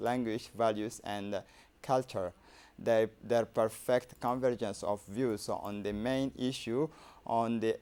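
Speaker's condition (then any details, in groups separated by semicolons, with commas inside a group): No condition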